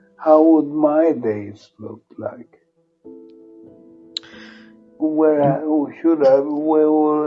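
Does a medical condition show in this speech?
Yes: multiple sclerosis; progressive form.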